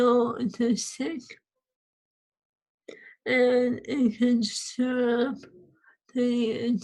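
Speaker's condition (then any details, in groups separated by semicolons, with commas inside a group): ALS; swallowing lost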